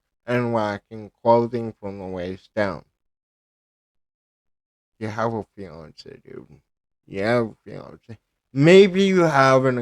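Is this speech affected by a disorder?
Yes: cerebral palsy.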